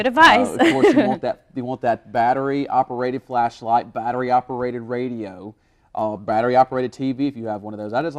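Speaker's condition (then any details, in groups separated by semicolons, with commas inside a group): No condition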